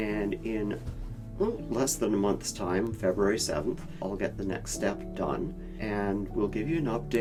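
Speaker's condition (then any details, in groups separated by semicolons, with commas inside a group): No condition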